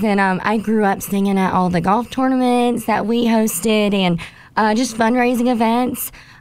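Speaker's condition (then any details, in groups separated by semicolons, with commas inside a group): Cleft palate; congenital, prior palate surgery, supported by Operation Smile; gap remaining in palate, widened with growth, tissue surgery to close gap next month, apparatus avoided; some mornings wakes with no voice, mornings rough, voice good lately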